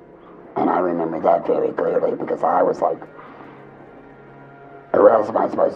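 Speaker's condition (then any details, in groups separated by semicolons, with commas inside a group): Laryngectomy; stage 4 laryngeal cancer, large larynx tumor, total laryngectomy, voice prosthesis, onset at 47, lifelong smoker; after emergency voice box removal and prosthesis surgeries, speaks through neck stoma; voice not normal, speaks through neck stoma via prosthesis, earlier hoarseness, breathing and swallowing difficulty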